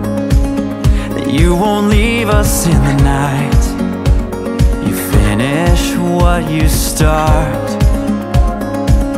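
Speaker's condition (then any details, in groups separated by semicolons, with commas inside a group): No condition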